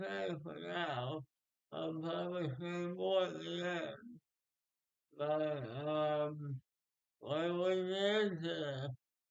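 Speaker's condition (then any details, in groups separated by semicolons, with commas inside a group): Speech impairment after birth surgery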